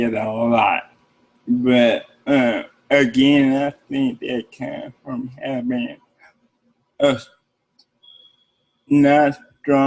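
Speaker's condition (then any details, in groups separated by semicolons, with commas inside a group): Cerebral palsy; speech therapy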